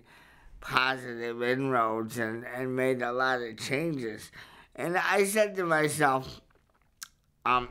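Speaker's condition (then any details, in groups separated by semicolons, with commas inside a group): Cerebral palsy; verbal, able to speak up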